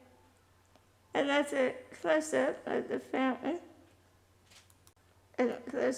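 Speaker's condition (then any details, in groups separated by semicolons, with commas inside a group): Spinal muscular atrophy type 2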